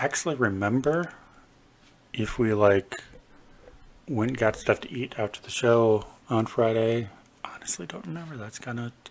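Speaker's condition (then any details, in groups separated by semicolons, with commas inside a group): No condition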